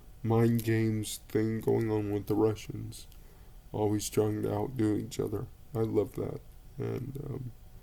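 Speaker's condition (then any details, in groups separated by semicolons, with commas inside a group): Cerebral palsy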